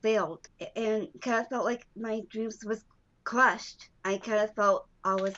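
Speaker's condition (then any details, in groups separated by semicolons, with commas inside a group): Down syndrome; lifelong, walked later than other children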